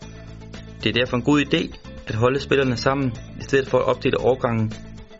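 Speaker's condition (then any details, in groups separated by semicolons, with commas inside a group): No condition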